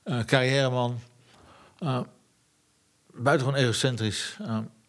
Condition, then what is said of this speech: Parkinson's disease. De helft van het volkslied komt van de Parkinson, hè? En de andere helft is omdat ik gewoon moeilijk praat.